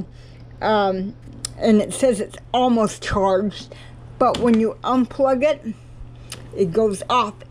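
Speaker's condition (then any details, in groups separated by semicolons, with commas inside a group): Cerebral palsy; cannot walk, crawls to get around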